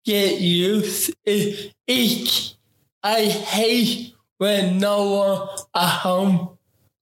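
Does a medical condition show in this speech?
Yes: ataxic cerebral palsy; affects talking, taken very slow, talks word for word.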